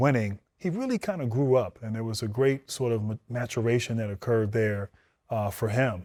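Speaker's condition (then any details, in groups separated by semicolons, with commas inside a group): No condition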